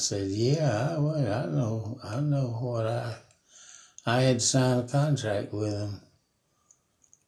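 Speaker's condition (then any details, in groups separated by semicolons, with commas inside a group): Parkinson's; about 5 years since onset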